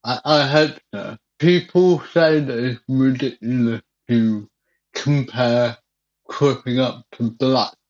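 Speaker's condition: Cerebral palsy; wheelchair

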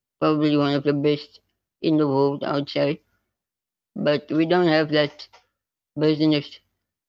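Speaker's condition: Spinal muscular atrophy type 2; neuromuscular

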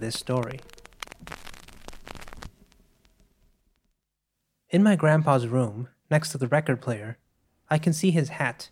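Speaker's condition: No condition

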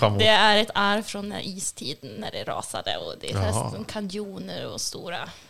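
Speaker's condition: No condition

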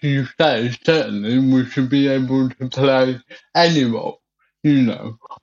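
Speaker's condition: Cerebral palsy; wheelchair

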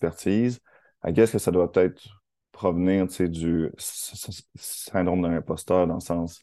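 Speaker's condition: Stuttering; lives with stuttering; blocks somewhat when speaking, attributed to capricious vocal cords; repeated sounds, prolonged sounds

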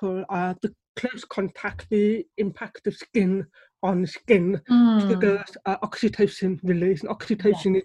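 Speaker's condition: Deafness; relies on lip reading

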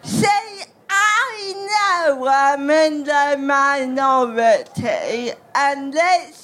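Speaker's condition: Cerebral palsy; since childhood

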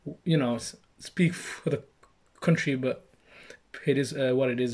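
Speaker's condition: Stammer; stammer since childhood, spoke little when young to hide it; age 26, ongoing stammer; struggles to say own name, slow to get out, less stammering with put-on Birmingham accent or exaggerated speech; repeated sounds, blocks

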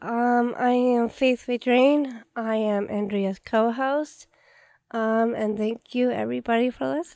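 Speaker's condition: Down syndrome; also hard time breathing

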